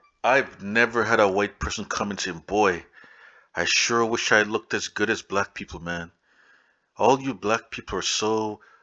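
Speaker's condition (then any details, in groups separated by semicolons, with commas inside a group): No condition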